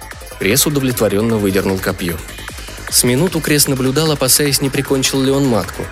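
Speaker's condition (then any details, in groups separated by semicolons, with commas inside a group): No condition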